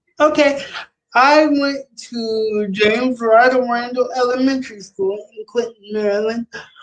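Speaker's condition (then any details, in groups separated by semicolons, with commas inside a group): Cerebral palsy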